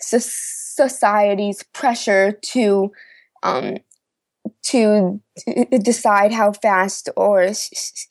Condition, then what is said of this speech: Stuttering. From my stutter, if I'm having a stutter, I look away and I don't have eye contact.